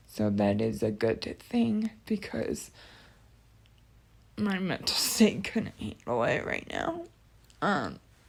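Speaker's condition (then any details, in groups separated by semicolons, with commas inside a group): Cerebral palsy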